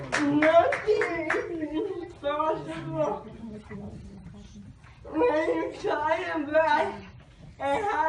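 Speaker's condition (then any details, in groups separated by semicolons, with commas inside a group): Cerebral palsy; from birth; age 17; speech not clear, early words understood only by parents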